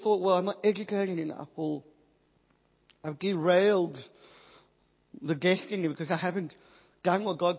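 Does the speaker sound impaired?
Yes: cleft palate, Pierre Robin syndrome; speech most affected, hated own voice until about age 28, could not hear self preach.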